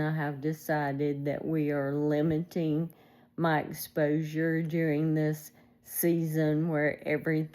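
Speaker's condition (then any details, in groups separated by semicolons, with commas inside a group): ALS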